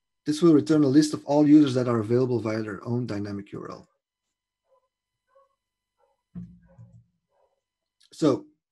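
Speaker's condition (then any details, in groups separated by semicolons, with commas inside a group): No condition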